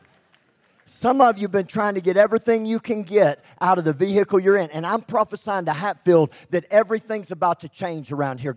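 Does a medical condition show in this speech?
Yes: cleft lip and palate; congenital, present from birth; preaches publicly, has preached in over 50 nations; expected never to be able to speak.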